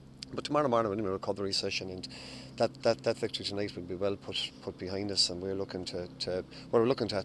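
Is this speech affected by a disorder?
No.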